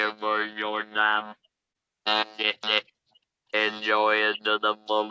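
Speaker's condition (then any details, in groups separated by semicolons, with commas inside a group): Laryngectomy; electrolarynx speech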